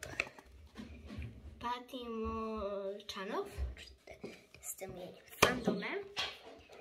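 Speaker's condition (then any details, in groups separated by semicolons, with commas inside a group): No condition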